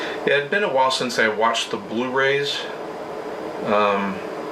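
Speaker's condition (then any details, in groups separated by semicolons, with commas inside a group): No condition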